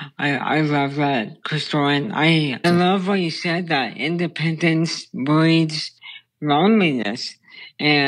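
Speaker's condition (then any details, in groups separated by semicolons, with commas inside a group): Brain stem tumor; childhood onset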